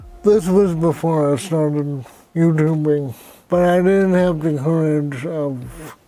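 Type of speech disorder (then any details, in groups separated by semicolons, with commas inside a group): Dysarthria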